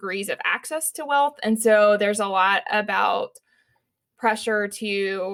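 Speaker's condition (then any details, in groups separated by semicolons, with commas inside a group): No condition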